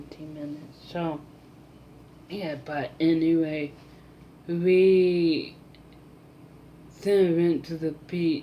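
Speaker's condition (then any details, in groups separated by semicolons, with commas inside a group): Mild cerebral palsy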